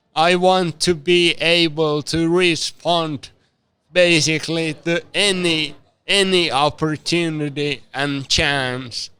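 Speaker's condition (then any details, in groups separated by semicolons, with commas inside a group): Severe traumatic brain injury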